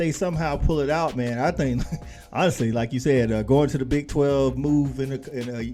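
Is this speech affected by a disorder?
No.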